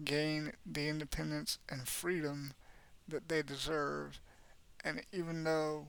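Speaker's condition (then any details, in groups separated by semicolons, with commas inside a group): Cerebral palsy; has had speech therapy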